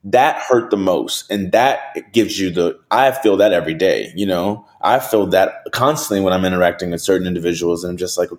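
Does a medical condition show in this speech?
No.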